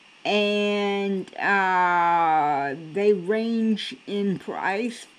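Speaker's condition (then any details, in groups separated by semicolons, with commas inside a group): Cerebral palsy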